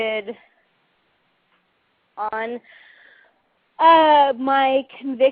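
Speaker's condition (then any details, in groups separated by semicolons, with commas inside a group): Cerebral palsy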